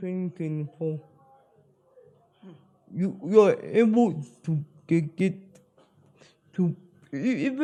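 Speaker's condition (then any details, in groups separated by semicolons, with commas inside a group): Spastic cerebral palsy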